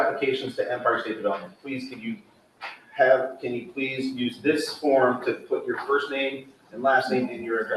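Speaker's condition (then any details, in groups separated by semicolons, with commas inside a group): No condition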